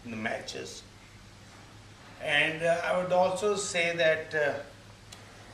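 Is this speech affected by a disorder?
Yes: Friedreich's ataxia; Friedreich's ataxia, progressive, lower limbs affected; wheelchair user, diagnosed around age 20.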